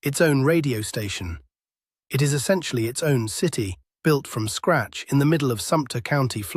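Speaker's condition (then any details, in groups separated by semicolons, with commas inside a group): No condition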